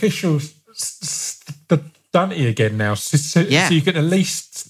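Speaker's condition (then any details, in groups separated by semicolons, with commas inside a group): Stammer; stammer since childhood, brief speech therapy in childhood, stopped by parents; ongoing stammer, stammering openly in this conversation; substitutes words expected to be stammered on, broadened vocabulary; repeated sounds, prolonged sounds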